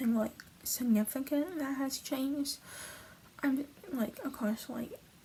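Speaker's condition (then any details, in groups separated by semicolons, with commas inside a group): Hemiplegic cerebral palsy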